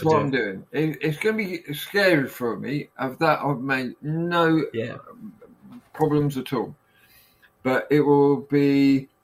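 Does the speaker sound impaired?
Yes: aphasia after stroke; stroke after operation led by Professor Linda Hands, relearned walking and speaking; cannot talk properly, thoughts intact but words come out wrong.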